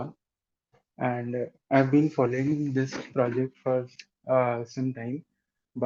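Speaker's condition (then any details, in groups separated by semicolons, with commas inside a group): No condition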